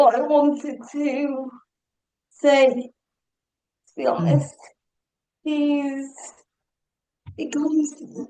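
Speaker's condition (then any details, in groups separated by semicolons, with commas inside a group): Cerebral palsy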